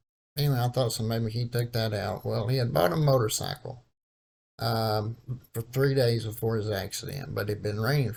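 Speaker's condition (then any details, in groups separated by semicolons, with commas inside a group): Cerebral palsy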